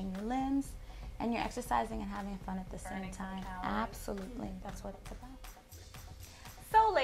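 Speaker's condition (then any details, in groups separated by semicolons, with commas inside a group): No condition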